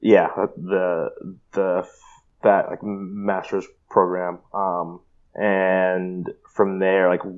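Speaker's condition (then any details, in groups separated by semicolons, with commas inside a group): Stuttering; stutters a lot; repeated sounds, repeated words, prolonged sounds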